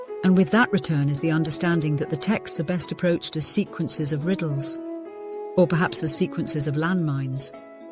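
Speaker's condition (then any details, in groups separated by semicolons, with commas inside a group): No condition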